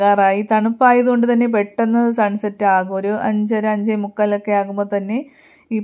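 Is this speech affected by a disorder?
No.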